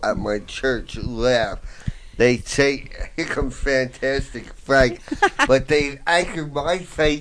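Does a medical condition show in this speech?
Yes: voice box damage, traumatic brain injury; voice box partially damaged by fireman's trach tube, traumatic brain injury from smoke inhalation in fire; tbi found 3-4 years ago, rehabilitation services, fine motor loss, half lung capacity lost, cannot handwrite; difficulty talking, lost singing voice, slight speech impediment, listeners misjudge as mentally impaired.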